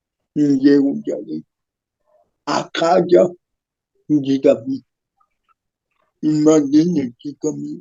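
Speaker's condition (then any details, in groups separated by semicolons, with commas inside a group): Cerebral palsy; physical disability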